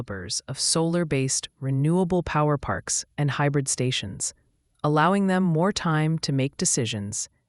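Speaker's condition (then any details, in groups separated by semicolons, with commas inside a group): No condition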